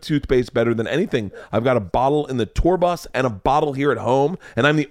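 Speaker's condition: No condition

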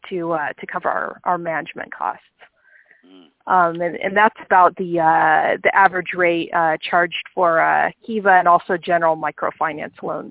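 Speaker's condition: No condition

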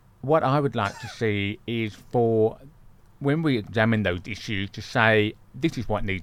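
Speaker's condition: Deafness; congenital deafness, born deaf

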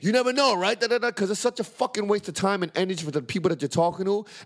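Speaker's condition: No condition

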